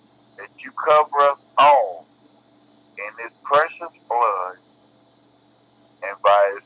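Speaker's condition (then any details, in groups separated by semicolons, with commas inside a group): Cerebral palsy; bedbound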